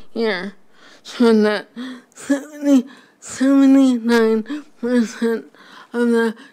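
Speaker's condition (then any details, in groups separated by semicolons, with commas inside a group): Primary lateral sclerosis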